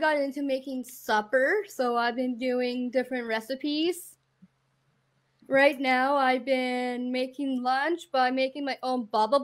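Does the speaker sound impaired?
Yes: Down syndrome; visible disability; high functioning per host.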